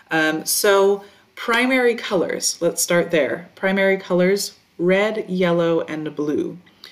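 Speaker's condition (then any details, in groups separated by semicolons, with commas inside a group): No condition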